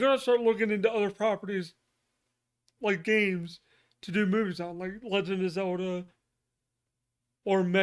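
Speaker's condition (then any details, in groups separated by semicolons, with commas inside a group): Cerebral palsy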